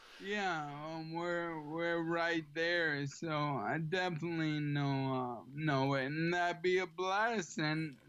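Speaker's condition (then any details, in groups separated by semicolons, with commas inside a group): ALS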